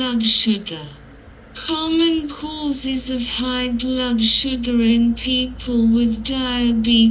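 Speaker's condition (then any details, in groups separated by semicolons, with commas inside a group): Cerebral palsy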